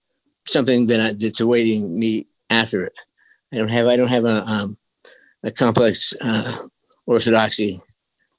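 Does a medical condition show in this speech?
Yes: early-onset Parkinson's disease; can be halting, now fairly clear and robust, words come faster than can be spoken.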